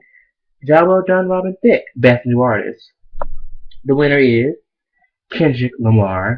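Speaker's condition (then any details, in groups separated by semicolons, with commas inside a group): No condition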